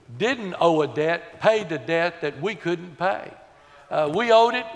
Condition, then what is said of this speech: No condition.